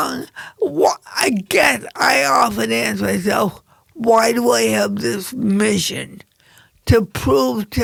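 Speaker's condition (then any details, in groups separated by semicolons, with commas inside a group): Cerebral palsy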